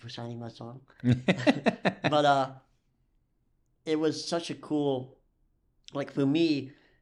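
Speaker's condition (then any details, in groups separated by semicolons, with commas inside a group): Cleft lip and palate; nut bar (likely Nuss bar) currently placed in chest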